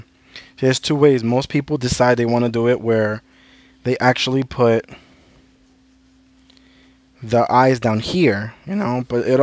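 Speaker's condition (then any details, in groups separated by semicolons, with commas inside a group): No condition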